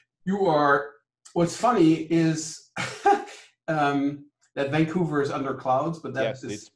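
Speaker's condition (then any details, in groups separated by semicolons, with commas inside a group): No condition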